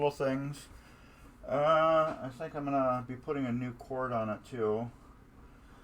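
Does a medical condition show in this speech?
No.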